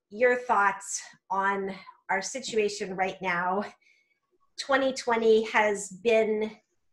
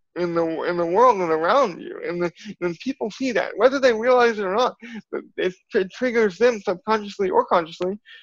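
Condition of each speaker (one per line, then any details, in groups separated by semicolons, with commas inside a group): No condition
Cerebral palsy; from birth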